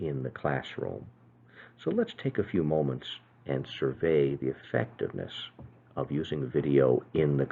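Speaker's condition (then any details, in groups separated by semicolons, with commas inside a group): No condition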